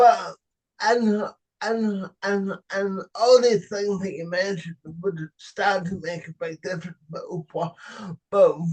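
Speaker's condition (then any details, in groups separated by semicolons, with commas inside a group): Cerebral palsy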